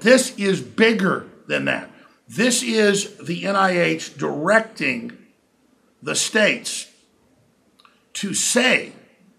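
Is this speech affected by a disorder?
No.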